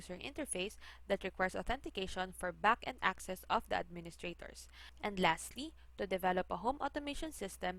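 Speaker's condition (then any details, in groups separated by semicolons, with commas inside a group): No condition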